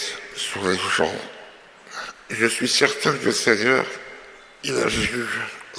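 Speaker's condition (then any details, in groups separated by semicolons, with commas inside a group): Myopathy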